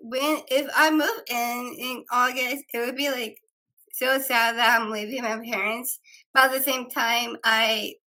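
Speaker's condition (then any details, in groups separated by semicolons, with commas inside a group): Down syndrome; three copies of 21st chromosome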